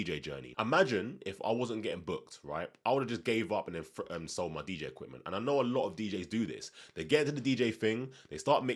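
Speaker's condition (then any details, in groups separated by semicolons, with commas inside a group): No condition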